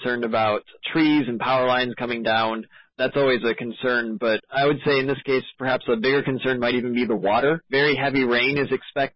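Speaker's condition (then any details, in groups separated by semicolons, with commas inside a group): No condition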